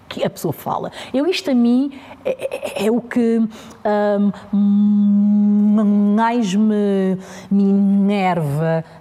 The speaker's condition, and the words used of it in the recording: Stuttering. Eu, ainda a iniciar, a cumprimentar, a pessoa já tinha desligado o telefone.